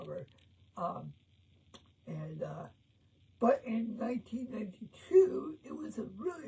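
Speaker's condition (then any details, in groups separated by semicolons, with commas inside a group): Cerebral palsy; present since birth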